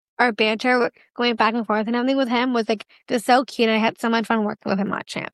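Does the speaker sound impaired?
Yes: Down syndrome; duplicate of the 21st chromosome.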